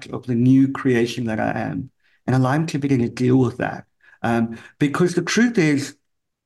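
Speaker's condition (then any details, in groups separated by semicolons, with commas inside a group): Cleft palate; congenital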